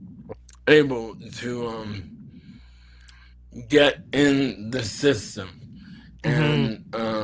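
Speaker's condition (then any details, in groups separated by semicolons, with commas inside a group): ALS; throat muscles affected, speech slowed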